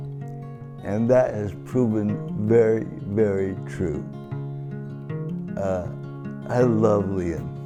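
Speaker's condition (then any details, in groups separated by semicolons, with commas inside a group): Cerebral palsy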